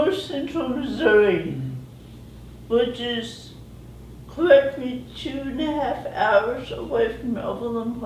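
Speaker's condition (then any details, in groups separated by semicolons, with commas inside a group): Cerebral palsy; present from birth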